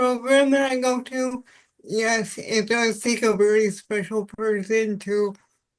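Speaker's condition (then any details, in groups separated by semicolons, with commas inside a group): Cerebral palsy; spastic quadriplegic cerebral palsy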